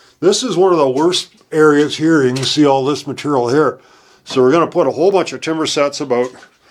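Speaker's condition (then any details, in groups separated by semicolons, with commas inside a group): No condition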